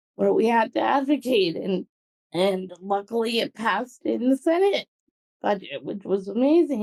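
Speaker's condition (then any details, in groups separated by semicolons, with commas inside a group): Cerebral palsy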